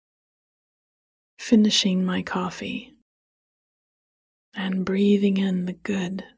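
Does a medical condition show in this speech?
No.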